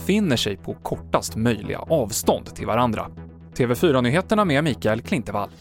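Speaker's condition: No condition

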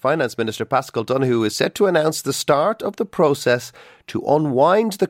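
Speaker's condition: No condition

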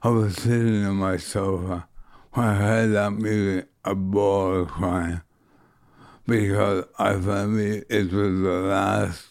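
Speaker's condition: Motor neuron disease; legs unaffected

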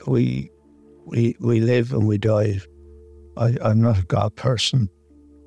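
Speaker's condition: Motor neuron disease; onset about 10 months earlier with two falls, first misdiagnosed Parkinson's, Parkinson's medicine 3-4 months; worsening, legs affected, basically unable to walk, uses wheelchair; voice getting worse, expects to lose voice

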